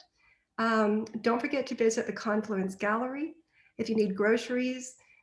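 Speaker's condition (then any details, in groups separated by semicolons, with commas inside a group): No condition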